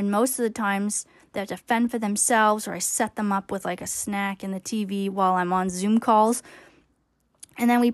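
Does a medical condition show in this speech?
No.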